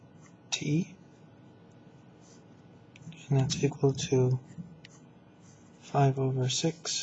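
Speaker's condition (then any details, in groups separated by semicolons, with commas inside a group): No condition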